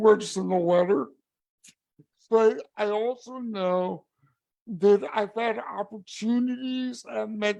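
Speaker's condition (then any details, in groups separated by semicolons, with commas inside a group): Cerebral palsy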